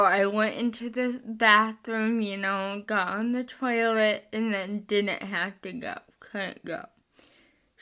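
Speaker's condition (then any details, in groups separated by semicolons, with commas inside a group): Spastic cerebral palsy, mixed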